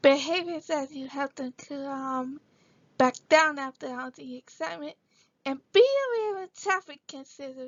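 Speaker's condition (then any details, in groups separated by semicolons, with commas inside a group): Cerebral palsy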